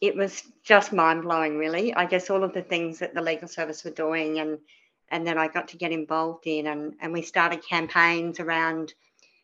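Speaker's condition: Cleft palate; dental services

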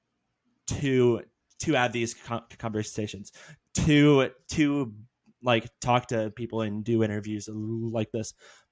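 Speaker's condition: Stuttering; varies day to day with bad talking days, called not a disability but annoying; massive pauses, little breaks in speech; repeated sounds, repeated words, prolonged sounds

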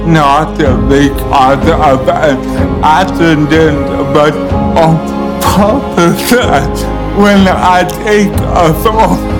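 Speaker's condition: Cerebral palsy; congenital cerebral palsy, present from birth, not from an accident

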